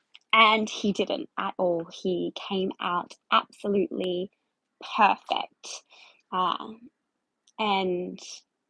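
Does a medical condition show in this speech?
No.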